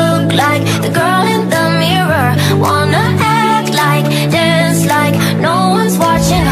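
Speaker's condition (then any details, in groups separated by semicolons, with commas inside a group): No condition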